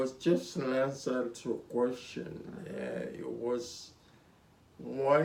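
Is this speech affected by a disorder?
Yes: spinocerebellar ataxia (sca7).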